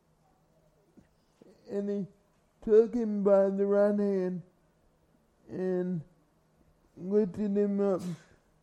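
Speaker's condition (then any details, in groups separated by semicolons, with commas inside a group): Cerebral palsy; carried everywhere by parents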